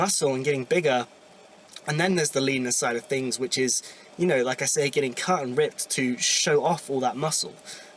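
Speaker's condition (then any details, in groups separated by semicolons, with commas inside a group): No condition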